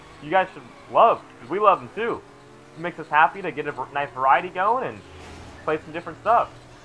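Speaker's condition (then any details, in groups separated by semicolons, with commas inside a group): No condition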